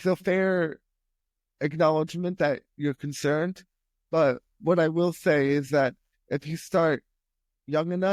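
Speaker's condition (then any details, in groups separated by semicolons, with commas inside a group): Spastic quadriplegic cerebral palsy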